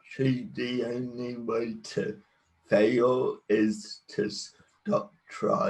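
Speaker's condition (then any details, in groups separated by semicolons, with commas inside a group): Cerebral palsy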